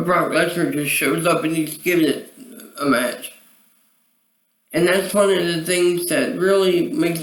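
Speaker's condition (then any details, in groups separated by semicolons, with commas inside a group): Cerebral palsy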